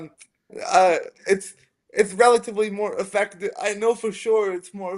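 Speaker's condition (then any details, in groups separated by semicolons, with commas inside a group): Spastic quadriplegic cerebral palsy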